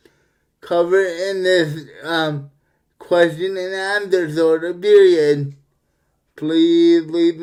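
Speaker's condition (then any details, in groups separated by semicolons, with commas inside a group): Cerebral palsy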